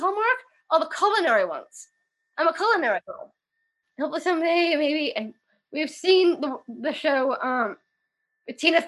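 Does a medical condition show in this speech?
Yes: Down syndrome; developmental disability.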